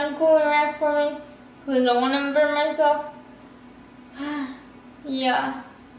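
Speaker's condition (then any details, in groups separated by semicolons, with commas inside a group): Cerebral palsy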